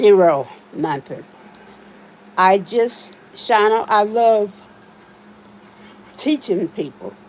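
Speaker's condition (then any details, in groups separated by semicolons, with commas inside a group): Spinal neurosarcoidosis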